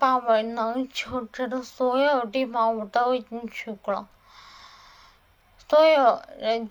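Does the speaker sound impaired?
Yes: cerebellar atrophy, hereditary; familial, mother, uncle and aunt died of it, untreatable, slurred speech first, then weak hands, no medication, about ten years given; muffled articulation, tongue not nimble, listeners struggle to understand.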